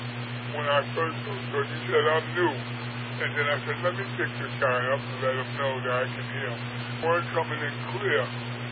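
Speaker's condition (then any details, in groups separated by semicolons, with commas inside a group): Parkinson's; largely wheelchair bound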